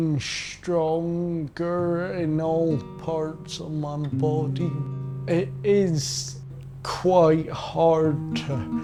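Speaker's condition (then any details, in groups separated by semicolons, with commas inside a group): Acquired brain injury; car accident, severe arm tremor, affected hand unused; 7 years since injury, tremor worsened, medications ineffective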